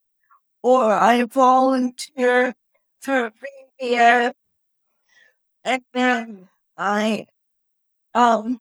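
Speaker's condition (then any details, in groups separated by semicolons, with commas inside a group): Cerebral palsy; could not speak early, no babbling, went straight to 4-year-old vocabulary, speech therapy in public school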